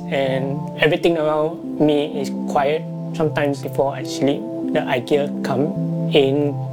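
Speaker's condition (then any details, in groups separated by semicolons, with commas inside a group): Profound and severe hearing loss; profound deafness one side, severe other side, hearing loss from age 2; about 70 to 80% hearing loss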